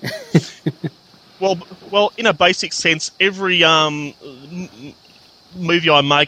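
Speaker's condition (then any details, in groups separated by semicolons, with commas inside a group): Stuttering; described as never that bad; fluent when acting, stutters once fluency noticed, worse in small groups, rare at home unless angry; repeated words, prolonged sounds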